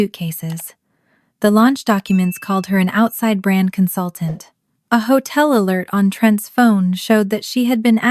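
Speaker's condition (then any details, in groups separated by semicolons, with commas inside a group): No condition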